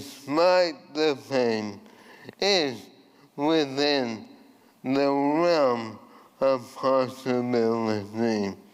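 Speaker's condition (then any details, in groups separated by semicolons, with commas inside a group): ALS; voice changed from earlier resonant voice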